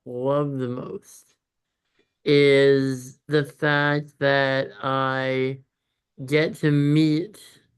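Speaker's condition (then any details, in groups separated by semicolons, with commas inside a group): Congenital muscular dystrophy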